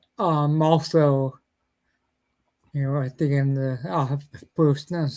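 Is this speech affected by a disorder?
Yes: cerebral ataxia.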